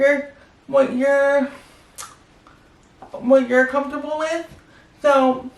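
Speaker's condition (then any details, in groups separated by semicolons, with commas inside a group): Cerebral palsy; spastic quadriplegic, wheelchair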